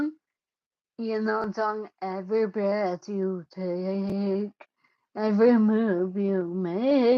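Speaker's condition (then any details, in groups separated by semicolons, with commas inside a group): Cerebellar ataxia; caused by brain bleed, unsteady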